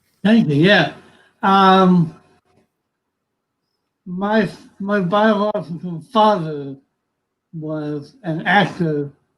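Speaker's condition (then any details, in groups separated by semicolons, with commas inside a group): Cerebral palsy; from birth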